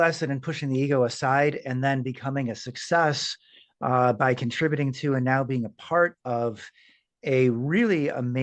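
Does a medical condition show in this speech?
No.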